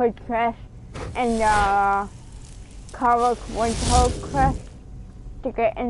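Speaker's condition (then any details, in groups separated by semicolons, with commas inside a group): Cerebral palsy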